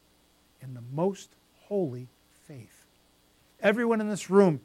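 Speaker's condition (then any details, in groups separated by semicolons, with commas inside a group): No condition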